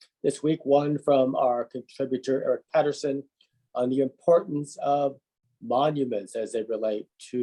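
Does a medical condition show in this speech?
No.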